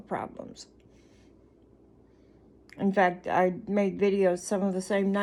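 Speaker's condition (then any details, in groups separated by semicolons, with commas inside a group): Cerebral palsy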